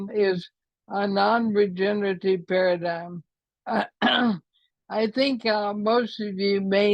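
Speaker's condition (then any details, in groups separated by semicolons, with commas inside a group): ALS; affects hands and voice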